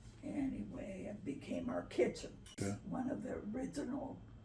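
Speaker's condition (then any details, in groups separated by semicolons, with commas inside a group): Parkinson's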